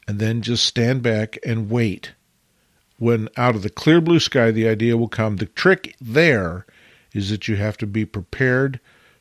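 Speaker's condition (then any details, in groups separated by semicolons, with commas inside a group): No condition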